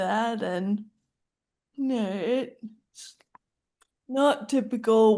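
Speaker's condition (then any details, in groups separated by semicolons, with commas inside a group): Friedreich's ataxia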